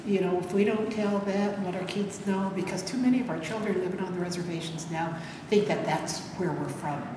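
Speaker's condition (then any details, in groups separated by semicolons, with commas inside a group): No condition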